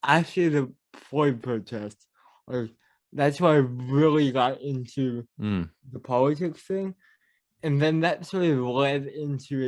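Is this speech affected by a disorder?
Yes: cerebral palsy; mild speech impediment.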